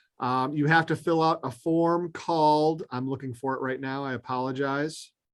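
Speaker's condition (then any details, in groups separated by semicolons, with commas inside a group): No condition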